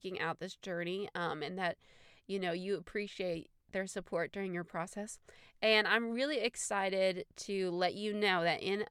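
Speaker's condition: No condition

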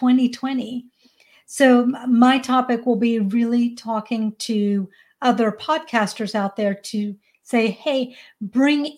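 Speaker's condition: No condition

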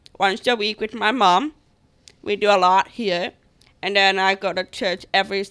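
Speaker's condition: Down syndrome; reads prepared pro-life speech aloud on podcast; accent from condition, fears not being understood, tries again speaking clearer and louder

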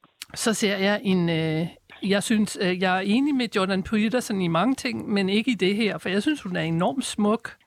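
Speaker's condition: No condition

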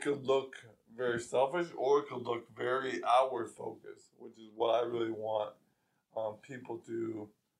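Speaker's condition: ALS

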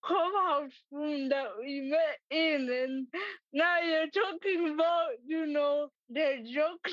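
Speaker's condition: Cerebral palsy; no longer takes medication, treated at age 8, arms opened up lately, slow typing, extra exam time

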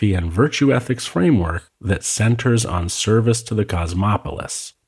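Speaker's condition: No condition

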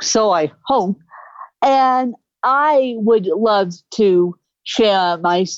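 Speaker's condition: Cerebral palsy; aims to stop assistive devices

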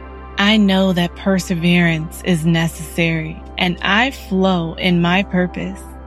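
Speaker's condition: No condition

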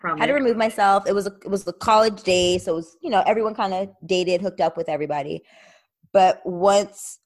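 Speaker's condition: No condition

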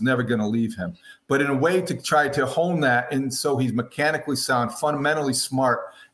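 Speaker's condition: No condition

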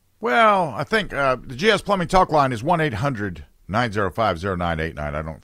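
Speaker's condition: No condition

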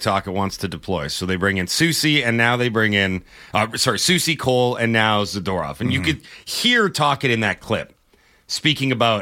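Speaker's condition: No condition

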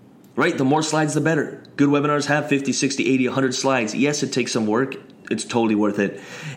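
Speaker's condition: No condition

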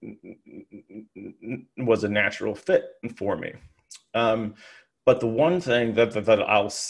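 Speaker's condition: Stuttering; stutter since birth, many rounds of therapy, practices speech technique and self-image work; stutter persists, better some days, varies with focus and tiredness; obvious stutter, cannot be hidden, needs full mental focus on speaking, physically exhausting, harder with distractions; repeated sounds

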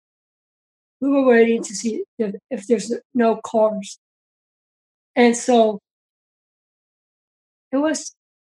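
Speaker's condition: Down syndrome; congenital

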